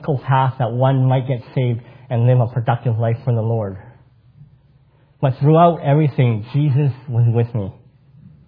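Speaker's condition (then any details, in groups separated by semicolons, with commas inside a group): Cleft palate; congenital cleft palate, multiple surgeries with long hospital stays in childhood in 80s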